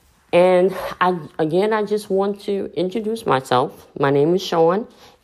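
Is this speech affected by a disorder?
Yes: cleft lip and palate; congenital cleft lip and palate, surgically repaired; cleft lip and palate partly affects how speech sounds.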